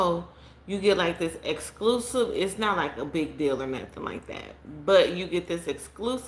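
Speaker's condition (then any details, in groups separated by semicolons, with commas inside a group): No condition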